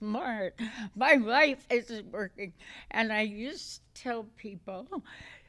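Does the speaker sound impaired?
Yes: essential tremor; voice affected.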